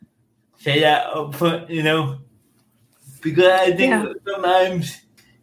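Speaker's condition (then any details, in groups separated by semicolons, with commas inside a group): Cerebral palsy; school speaking device declined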